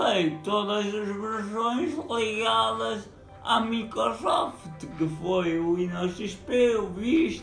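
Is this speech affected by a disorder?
Yes: cerebral palsy.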